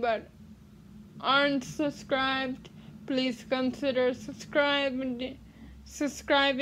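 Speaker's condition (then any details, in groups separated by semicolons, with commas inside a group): Cerebral palsy; spasticity, tight muscles such as hamstrings; botox spasticity injections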